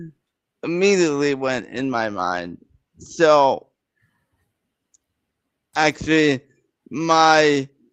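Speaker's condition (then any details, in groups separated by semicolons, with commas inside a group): Cerebral palsy; present from birth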